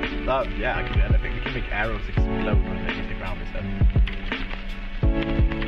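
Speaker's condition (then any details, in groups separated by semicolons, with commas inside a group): No condition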